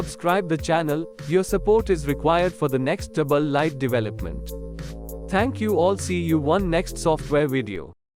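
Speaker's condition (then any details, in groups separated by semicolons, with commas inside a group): No condition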